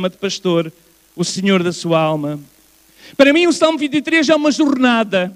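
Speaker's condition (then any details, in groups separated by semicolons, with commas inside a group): No condition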